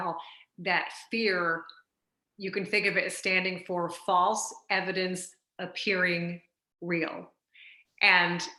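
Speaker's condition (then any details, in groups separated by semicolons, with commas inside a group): No condition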